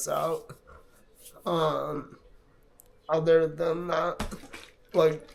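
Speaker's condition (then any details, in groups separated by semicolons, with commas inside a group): Multiple sclerosis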